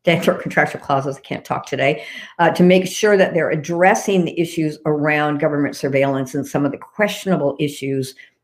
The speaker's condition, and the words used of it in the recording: No condition.